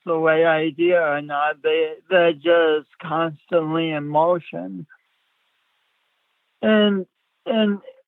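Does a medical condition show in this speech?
Yes: speech impediment; speech therapy as a child, repeating words over and over, impediment never went away.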